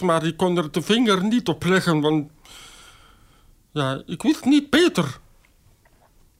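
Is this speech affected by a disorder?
Yes: deafness, acquired, bacterial meningitis; born hearing, deaf since age 3.5 from bacterial meningitis, never cochlear implant, sign language learned in twenties; age 45, near-total silence, uses Flemish sign language and interpreters, identifies as deaf; speech therapy in childhood, can speak, formerly relied on lip-reading, now uses sign language interpreter.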